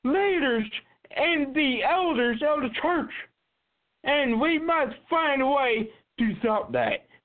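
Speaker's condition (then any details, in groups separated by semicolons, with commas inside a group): Cerebral palsy; visible to casting agents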